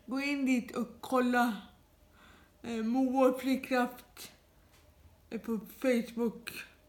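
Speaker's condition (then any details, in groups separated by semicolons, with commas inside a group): Dyskinetic cerebral palsy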